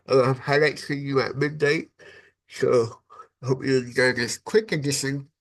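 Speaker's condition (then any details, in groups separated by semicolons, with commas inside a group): Cerebral palsy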